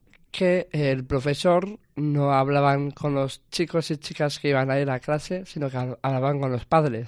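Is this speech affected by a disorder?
Yes: Down syndrome; trisomy 21, extra copy of chromosome 21.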